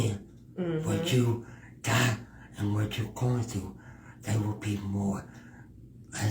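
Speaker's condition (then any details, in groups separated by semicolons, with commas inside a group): Cerebral palsy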